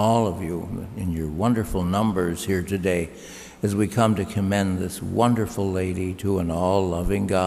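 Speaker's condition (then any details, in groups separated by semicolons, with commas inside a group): No condition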